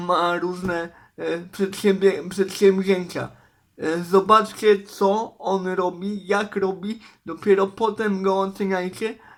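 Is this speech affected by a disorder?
Yes: cerebral palsy; uses wheelchair.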